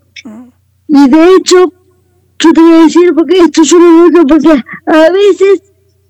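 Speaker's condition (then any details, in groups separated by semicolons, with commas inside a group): Cerebral palsy; wheelchair user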